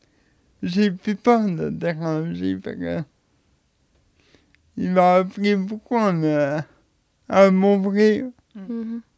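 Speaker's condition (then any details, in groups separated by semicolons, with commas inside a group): Cerebral palsy; since birth, unable to walk, personal helper comes, respite house since age 8 or 9; age 31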